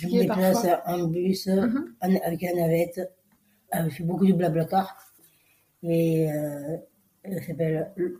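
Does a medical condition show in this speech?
Yes: Down syndrome; congenital, three copies of chromosome 21.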